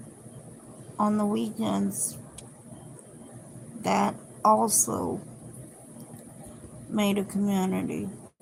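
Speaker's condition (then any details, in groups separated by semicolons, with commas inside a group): Cerebral palsy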